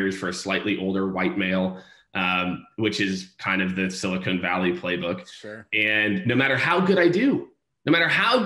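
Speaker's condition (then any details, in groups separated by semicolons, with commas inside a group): No condition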